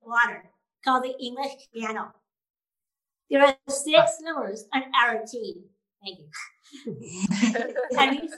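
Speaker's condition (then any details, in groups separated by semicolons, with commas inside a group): Down syndrome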